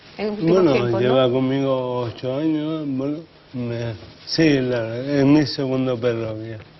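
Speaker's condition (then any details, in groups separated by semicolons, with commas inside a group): Acquired brain injury; traumatic, traffic accident; recovery phase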